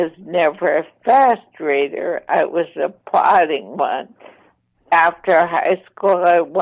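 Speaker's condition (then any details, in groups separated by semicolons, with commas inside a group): ALS, mild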